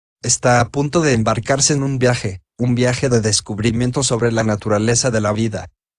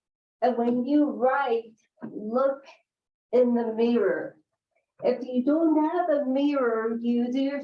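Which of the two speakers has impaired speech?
The second: cerebral palsy.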